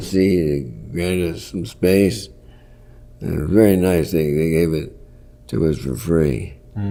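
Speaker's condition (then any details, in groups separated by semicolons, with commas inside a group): Parkinson's; worsening, often debilitating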